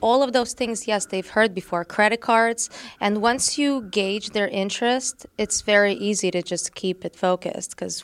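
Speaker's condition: No condition

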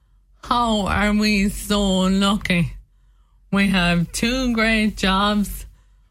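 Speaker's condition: Motor neurone disease; difficulty eating

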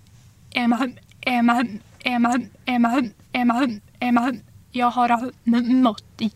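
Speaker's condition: Stuttering; since childhood, hid stutter through teens, accepted only a few years ago, met other stutterers at 20 via Stamningsförbundet; openly stutters, stays in blocks until words come out; whole-word and part-word repetitions, blocks held through rather than avoided, sometimes exaggerates stutter; repeated sounds, prolonged sounds

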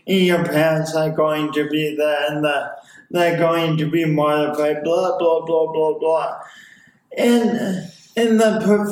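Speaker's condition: Speech impediment; pronounced speech impediment

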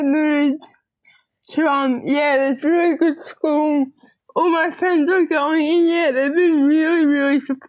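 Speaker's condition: Cerebral palsy, diplegia; spastic diplegia, both legs, hands mildly, Botox from diagnosis, cast once age seven, no surgery; speech a bit odd, had speech therapy

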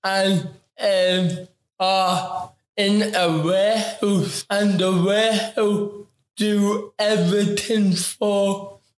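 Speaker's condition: Ataxic cerebral palsy; affects coordination, movement, posture and balance; affects talking, taken very slow, talks word for word

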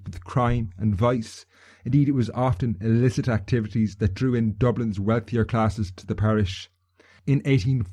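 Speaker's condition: No condition

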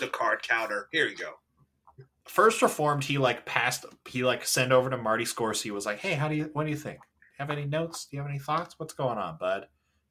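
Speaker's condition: No condition

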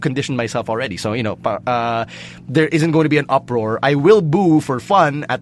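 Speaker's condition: No condition

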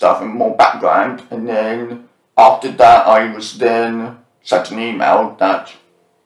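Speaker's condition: Profound deafness with cochlear implants, born profoundly deaf, cochlear implants; congenital profound deafness

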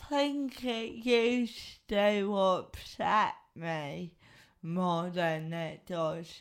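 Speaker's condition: Cerebral palsy; speaks slowly, voice affected

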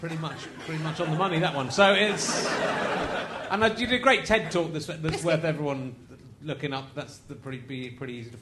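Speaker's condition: No condition

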